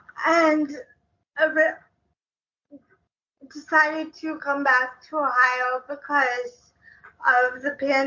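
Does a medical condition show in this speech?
Yes: cerebral palsy.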